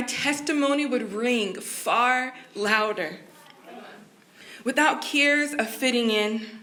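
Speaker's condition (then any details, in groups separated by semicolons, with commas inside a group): No condition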